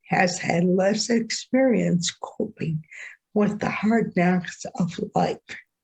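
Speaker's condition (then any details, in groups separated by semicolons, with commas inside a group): Ataxia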